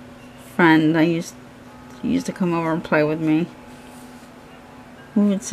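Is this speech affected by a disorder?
Yes: cerebral palsy; hands affected, shaking.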